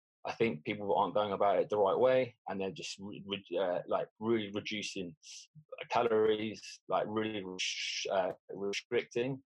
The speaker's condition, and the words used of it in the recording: Stuttering. Um, sometimes it's hard to articulate what I want to say.